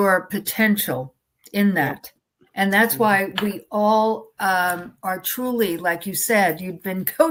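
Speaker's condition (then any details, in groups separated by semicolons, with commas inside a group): No condition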